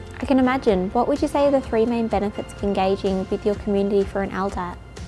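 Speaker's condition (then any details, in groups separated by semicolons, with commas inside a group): No condition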